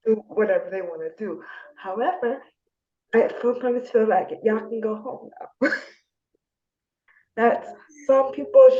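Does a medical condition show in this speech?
Yes: spastic diplegia cerebral palsy.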